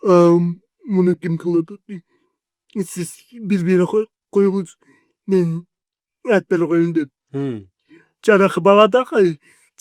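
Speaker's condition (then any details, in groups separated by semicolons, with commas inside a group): Cerebral palsy; 40 years with condition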